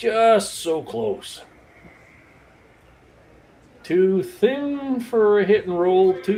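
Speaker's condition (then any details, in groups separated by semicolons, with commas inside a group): No condition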